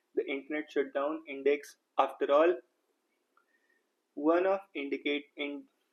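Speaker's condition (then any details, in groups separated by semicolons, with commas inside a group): No condition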